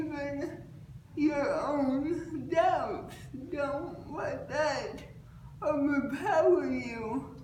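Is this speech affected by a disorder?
Yes: cerebral palsy.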